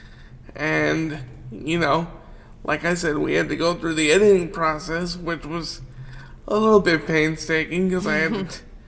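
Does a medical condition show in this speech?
Yes: cerebral palsy; wheelchair user.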